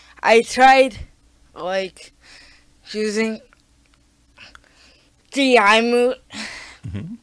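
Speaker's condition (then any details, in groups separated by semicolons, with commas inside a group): Cerebral palsy; talking is a struggle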